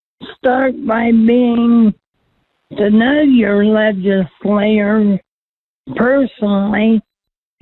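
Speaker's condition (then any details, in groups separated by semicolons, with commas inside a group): Cerebral palsy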